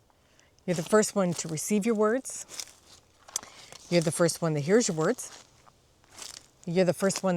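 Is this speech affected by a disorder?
No.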